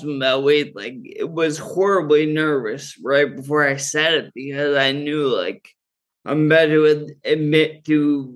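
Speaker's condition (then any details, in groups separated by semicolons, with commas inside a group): Friedreich's ataxia; genetic neuromuscular condition, present from birth, normal childhood, slowly worsening, diagnosed in college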